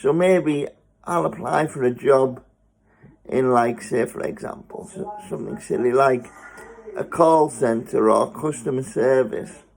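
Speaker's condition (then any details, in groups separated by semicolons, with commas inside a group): Spastic cerebral palsy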